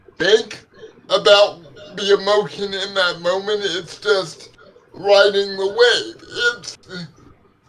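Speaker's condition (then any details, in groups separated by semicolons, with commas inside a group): Cerebral palsy; legs affected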